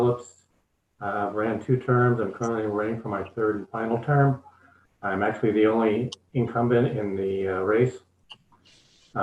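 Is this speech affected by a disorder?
No.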